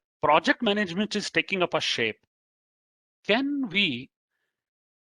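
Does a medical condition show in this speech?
No.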